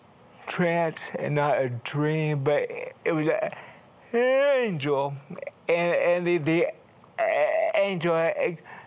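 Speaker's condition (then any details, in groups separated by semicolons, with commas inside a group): Cerebral palsy; wheelchair user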